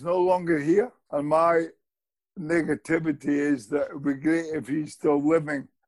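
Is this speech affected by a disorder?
Yes: motor neurone disease; diagnosed at 46 after about 6 months, began with twitches and muscle wasting, no pain, no effective drug; still speaks, host calls speech eloquent.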